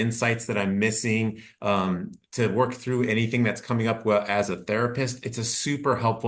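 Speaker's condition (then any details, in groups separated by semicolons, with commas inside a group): No condition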